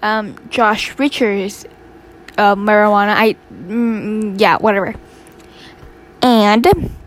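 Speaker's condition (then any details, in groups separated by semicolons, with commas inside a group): Stuttering; frequent stuttering, self-reported; says stutters a lot, apologizes for mumbles; prolonged sounds, blocks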